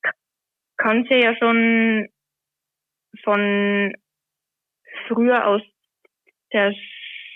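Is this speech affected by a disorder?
Yes: stuttering; covert stuttering for many years, aware from about age 10, hidden until 21; openly stuttering, regularly reads scripture aloud in church since January last year, nervous beforehand; not stutter-free when reading aloud, anticipates difficult words in advance, avoided words, trouble with t-words; here repeated sounds, prolonged sounds, blocks.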